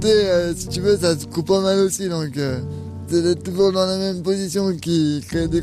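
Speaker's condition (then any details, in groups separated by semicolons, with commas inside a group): Cerebral palsy; cerebral palsy from extreme prematurity, born at 6 months, twin pregnancy, neuromotor brain cells damaged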